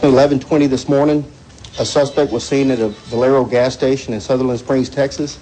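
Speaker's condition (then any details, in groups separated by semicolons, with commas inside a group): No condition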